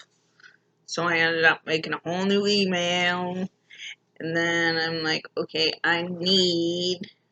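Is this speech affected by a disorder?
Yes: mild cerebral palsy.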